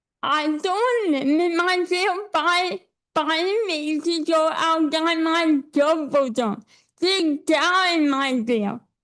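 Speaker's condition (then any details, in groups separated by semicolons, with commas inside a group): Cerebral palsy; speech affected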